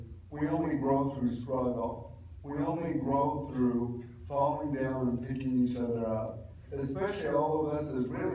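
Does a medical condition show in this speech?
Yes: cerebral palsy.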